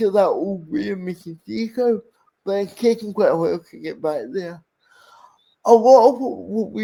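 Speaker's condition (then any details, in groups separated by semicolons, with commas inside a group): Cerebral palsy; speech impairment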